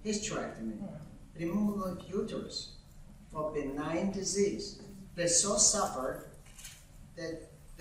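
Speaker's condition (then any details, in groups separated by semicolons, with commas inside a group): No condition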